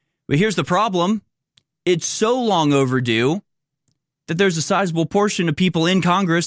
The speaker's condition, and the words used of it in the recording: No condition.